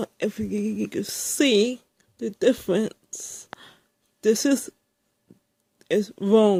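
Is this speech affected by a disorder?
Yes: speech impairment.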